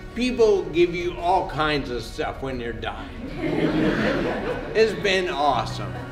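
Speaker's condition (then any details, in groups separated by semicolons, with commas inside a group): ALS; bulbar onset, mouth and throat, aggressive, soft palate weakness; symptoms about seven months before diagnosis, later unable to walk or dress; swallowing difficulty, choking risk, later lost ability to talk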